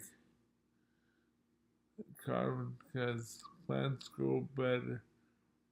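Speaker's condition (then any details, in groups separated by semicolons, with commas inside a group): Multiple sclerosis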